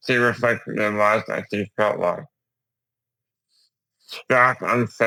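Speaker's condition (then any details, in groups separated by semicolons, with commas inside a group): Duchenne muscular dystrophy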